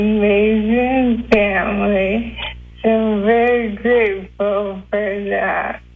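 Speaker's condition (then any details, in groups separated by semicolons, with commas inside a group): ALS; progressive neurodegenerative disease, onset left foot dragging, tripping, clumsy falls, diagnosed about nine months after onset; fully dependent on family for care, daughter Emily as caregiver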